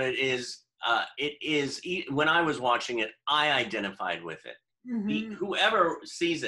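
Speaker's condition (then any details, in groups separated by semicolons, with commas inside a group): No condition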